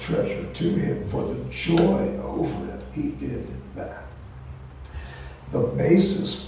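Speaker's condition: Voice disorder; not contagious

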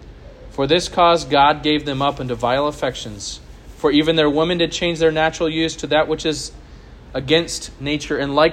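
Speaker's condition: No condition

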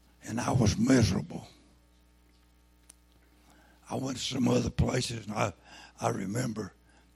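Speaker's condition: Throat cancer, lost vocal cord; ate away vocal cord

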